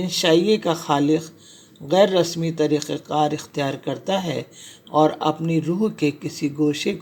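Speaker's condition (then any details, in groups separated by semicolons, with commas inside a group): No condition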